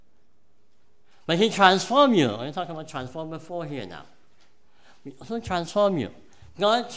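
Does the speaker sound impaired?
Yes: cleft palate; congenital cleft palate.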